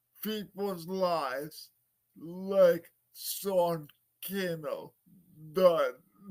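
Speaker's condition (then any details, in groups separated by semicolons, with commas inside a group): Cerebral palsy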